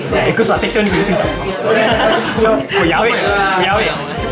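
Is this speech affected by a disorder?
No.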